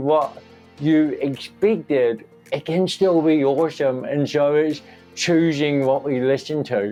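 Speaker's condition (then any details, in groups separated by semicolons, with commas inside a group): Cerebral palsy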